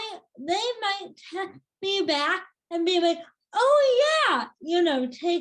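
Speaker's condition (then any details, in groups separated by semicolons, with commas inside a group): Hemiplegic cerebral palsy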